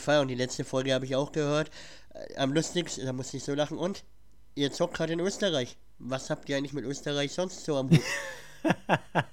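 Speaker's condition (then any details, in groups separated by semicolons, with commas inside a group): Cleft palate; has a cold at recording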